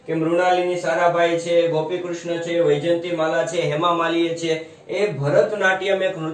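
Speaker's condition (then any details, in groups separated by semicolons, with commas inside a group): No condition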